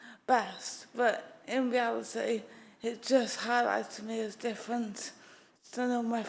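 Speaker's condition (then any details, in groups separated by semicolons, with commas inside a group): Acquired brain injury; could not talk for nearly two years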